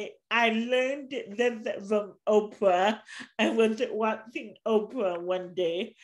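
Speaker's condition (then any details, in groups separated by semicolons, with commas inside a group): Cerebral palsy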